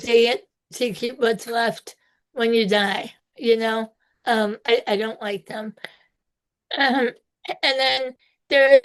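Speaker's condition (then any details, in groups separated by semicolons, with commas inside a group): Spinal muscular atrophy type two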